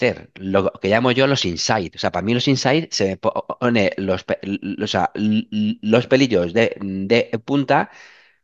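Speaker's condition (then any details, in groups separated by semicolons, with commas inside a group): Stuttering; since childhood; sometimes stutters more than usual in class, pauses, laughs it off; repeated sounds, repeated words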